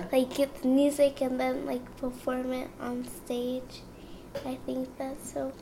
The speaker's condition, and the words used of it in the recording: Cerebral palsy. Like, it's kind of hard to, like, say what I want them to sound like out loud.